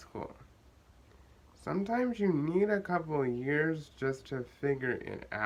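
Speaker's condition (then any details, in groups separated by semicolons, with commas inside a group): Cerebral palsy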